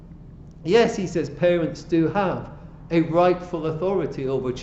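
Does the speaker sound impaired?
No.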